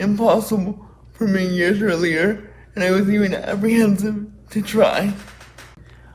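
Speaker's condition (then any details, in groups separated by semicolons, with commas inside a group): Cerebral palsy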